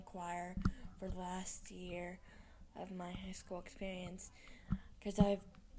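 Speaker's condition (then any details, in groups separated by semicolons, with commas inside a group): Cerebral palsy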